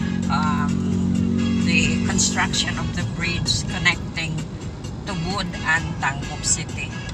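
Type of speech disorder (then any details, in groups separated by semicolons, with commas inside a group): None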